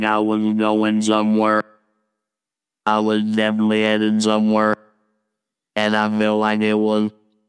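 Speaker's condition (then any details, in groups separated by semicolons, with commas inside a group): Laryngectomy; no current signs of cancer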